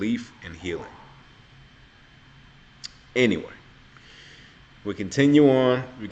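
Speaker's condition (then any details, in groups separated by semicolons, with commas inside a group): No condition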